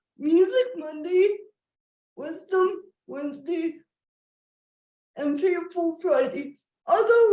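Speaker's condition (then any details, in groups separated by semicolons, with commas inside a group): Cerebral palsy; wheelchair user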